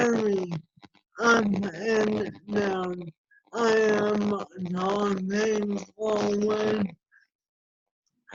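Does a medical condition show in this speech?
Yes: ALS.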